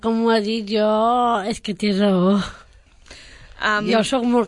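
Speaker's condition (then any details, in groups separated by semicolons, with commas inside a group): Down syndrome; congenital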